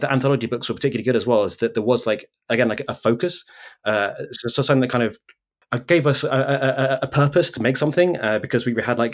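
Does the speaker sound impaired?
Yes: stutter; speech impediment; disfluent moment noted during this recording; makes recording podcasts difficult, still runs own podcast; here repeated sounds.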